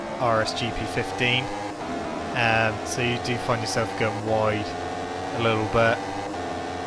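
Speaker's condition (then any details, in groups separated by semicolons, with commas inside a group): No condition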